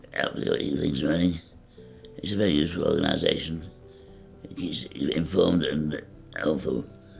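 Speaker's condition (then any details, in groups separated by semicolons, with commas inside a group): Parkinson's; not much trouble currently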